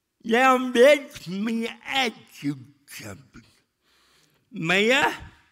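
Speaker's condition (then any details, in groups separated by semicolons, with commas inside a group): Cerebral palsy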